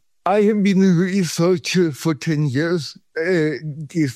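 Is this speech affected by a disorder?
Yes: cerebral palsy; muscle cramps and pain from shaking, cramp free after 5 days in Thailand, pain back within 3 days in Sweden.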